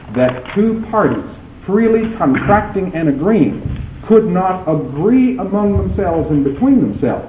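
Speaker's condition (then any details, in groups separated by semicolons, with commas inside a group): No condition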